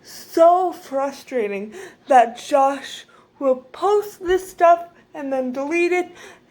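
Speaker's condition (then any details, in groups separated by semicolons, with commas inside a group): Cerebral palsy, severe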